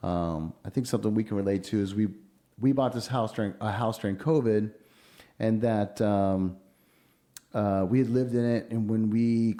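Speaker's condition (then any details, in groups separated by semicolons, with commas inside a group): No condition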